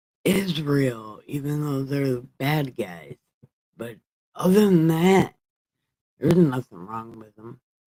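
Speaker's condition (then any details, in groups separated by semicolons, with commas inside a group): Brain injury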